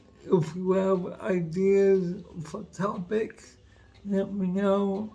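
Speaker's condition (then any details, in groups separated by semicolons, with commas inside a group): Cerebral palsy; affects whole body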